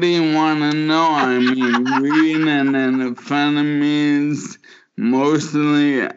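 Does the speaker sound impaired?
Yes: motor neuron disease; form of ALS (Lou Gehrig's disease), brain not talking to muscles, first sign about 4 years ago.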